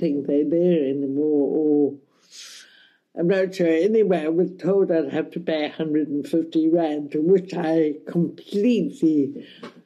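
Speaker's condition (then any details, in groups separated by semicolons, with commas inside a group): Cerebral palsy, mild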